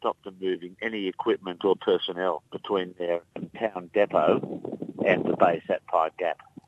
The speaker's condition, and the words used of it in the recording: None; typical speech.